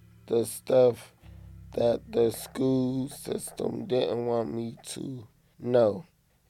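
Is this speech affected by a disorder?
Yes: cerebral palsy; affects movement.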